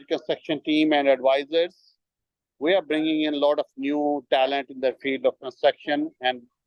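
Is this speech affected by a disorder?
No.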